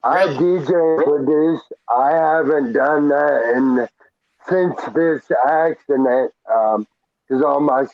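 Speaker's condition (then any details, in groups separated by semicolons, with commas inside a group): Traumatic brain injury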